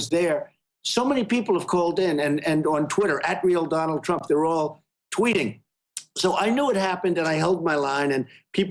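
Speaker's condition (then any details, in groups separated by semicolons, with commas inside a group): No condition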